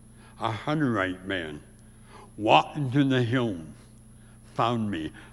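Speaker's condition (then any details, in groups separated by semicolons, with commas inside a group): Severe speech impediment; about age 84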